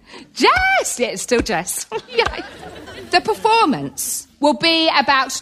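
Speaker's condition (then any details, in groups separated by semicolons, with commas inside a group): Tourette's syndrome; tics since about age six, milder in childhood, uncontrollable movements and noises, motor and vocal tics; frequent motor tics, moves around and bangs chest, wears padded gloves; hedgehog, sausage, cats, donkeys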